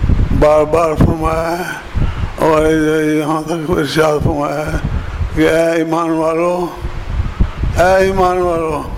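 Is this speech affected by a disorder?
Yes: difficulty speaking; hopes listeners can understand.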